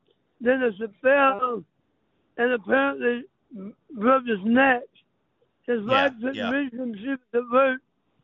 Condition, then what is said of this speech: Throat cancer. I just have a speech impediment now.